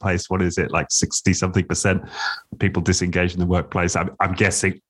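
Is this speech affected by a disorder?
No.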